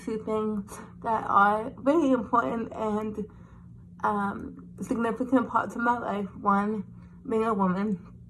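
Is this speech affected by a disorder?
Yes: cerebral palsy; since birth.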